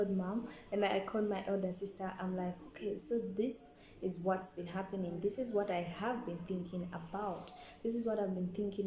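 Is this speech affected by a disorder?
No.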